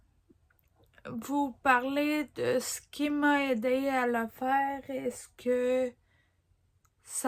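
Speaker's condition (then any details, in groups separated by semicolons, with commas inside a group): Ataxia; degenerative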